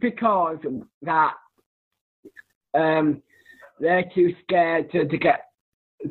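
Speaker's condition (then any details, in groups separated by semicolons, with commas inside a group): Down syndrome; learning disability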